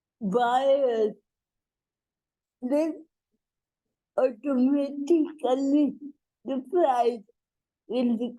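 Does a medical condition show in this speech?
Yes: cerebral palsy.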